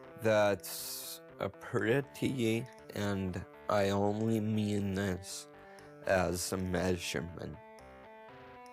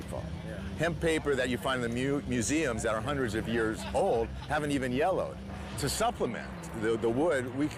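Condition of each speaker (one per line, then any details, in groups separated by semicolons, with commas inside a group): Multiple sclerosis; severe shaking; after a few puffs of marijuana
No condition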